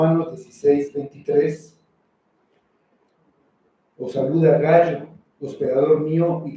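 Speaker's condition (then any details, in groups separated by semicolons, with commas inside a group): No condition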